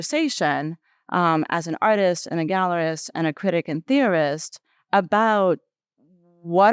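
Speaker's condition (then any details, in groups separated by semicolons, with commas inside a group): No condition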